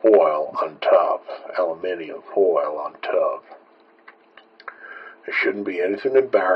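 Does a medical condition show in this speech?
No.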